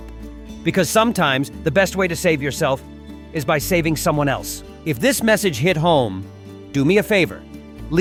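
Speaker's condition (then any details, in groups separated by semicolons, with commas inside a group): No condition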